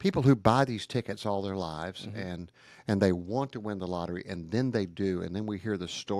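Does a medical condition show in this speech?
No.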